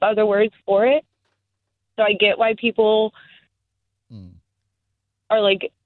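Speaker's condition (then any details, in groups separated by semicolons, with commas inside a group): No condition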